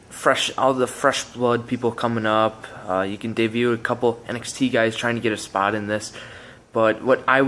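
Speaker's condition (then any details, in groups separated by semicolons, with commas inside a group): No condition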